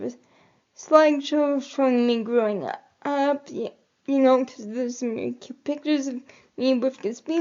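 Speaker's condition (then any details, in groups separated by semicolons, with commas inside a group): Cerebral palsy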